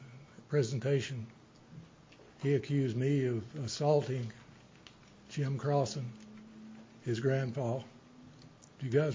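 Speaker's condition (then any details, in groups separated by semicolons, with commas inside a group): Parkinson's disease; stage 3; not speaking too fast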